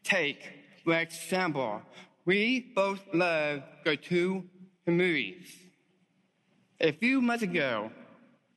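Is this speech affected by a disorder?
Yes: Down syndrome; diagnosed at birth; giving talk at Spring q conference with wife Christy; host urges listeners to listen closely.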